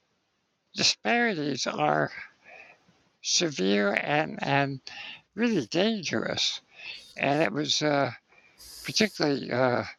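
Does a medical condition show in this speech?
Yes: spinal muscular atrophy; present from birth, muscle weakness, lifelong wheelchair use; 60 years old.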